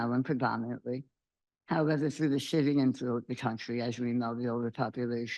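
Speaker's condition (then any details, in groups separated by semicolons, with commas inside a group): Throat cancer survivor; survivor for 21 years; speech may be hard to understand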